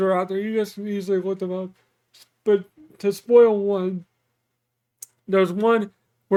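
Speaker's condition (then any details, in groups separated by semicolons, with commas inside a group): Cerebral palsy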